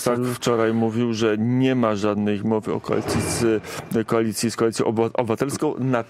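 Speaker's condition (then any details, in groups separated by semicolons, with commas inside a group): No condition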